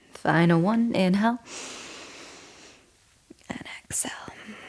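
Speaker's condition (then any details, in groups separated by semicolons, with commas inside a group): No condition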